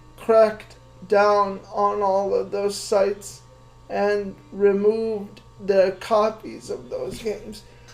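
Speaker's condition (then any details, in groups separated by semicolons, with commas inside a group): Cerebral palsy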